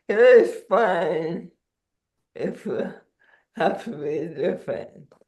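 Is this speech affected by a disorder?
Yes: ALS; sometimes cannot speak, needs interpreter, breathing concerns.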